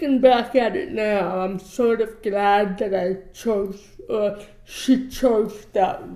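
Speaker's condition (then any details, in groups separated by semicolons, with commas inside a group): Cerebral palsy; born deaf, 60-70% loss one ear, 80% other, motor control affected, speech-hearing classes at Mueller Elementary School; speech impediment, linked by speaker to cerebral palsy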